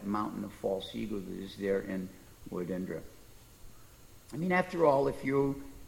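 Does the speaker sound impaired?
No.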